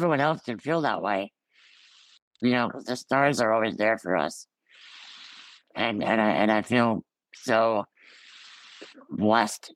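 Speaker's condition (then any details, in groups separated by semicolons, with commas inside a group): Ullrich congenital muscular dystrophy; diagnosed at 4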